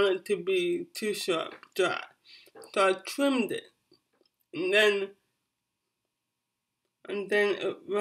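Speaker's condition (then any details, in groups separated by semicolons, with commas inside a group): Cerebral palsy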